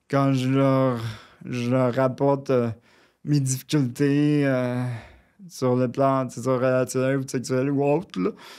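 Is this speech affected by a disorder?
Yes: cerebral palsy.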